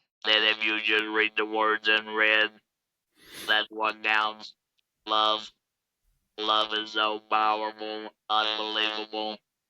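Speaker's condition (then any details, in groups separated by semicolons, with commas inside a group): Laryngectomy; larynx removed for smoking-related laryngeal cancer, electrolarynx speech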